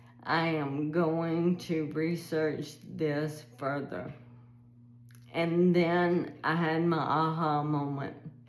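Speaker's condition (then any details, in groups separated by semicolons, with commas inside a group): ALS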